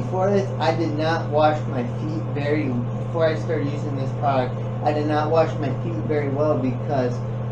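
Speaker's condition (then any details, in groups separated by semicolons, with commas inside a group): Cerebral palsy; affects feet and gait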